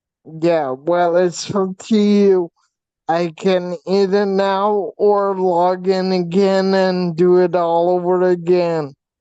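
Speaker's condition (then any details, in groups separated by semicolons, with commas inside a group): Facial paralysis from hydrocephalus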